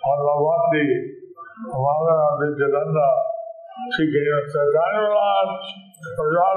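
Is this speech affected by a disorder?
Yes: stroke with facial paralysis; half the face paralyzed; about 15 years since stroke; speech hard for some listeners to understand, another person repeats speech for listeners.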